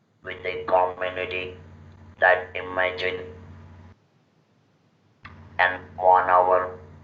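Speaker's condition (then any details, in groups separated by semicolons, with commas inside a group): Laryngectomy; no natural speech, uses artificial larynx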